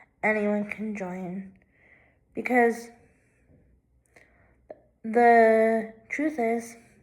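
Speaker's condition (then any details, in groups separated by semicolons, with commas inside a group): Cerebral palsy, left hemiplegia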